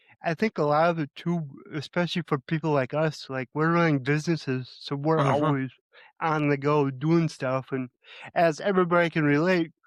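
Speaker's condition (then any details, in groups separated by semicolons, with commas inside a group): Cerebral palsy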